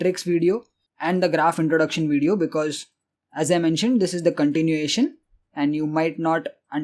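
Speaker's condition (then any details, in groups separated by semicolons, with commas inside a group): No condition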